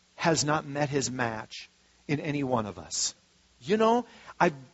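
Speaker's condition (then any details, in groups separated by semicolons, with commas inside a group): No condition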